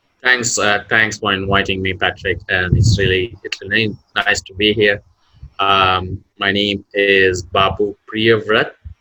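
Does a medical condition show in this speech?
No.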